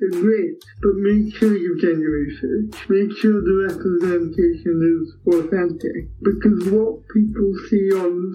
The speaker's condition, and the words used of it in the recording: Cerebral palsy. Affects the way I walk, it affects my speech and my swallowing, and my balance and those sorts of things.